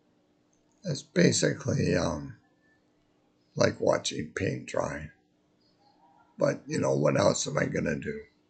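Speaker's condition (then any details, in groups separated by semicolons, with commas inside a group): Multiple sclerosis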